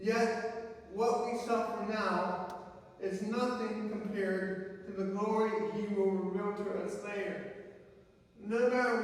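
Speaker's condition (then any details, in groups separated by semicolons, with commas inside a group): Cerebral palsy; from birth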